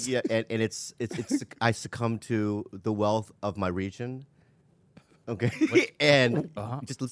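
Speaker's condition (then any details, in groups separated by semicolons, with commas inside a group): Stutter; worse when emotional; stuttered on a phrase while speaking emotionally, noticed by another speaker; repeated phrase start; repeated sounds, repeated words, prolonged sounds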